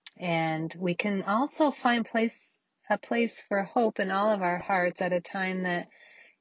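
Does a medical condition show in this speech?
No.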